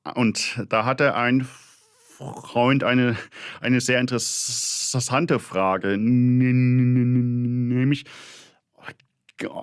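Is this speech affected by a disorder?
Yes: stuttering; choppy, repetitions, blocks, cannot coordinate speech components, body tenses during blocks, throat sometimes hurts, fluent when singing; here repeated sounds, repeated words, prolonged sounds, blocks.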